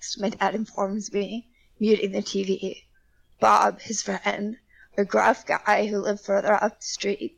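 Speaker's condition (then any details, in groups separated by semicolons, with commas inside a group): Spasmodic dysphonia; injections caused muteness for a month then very soft voice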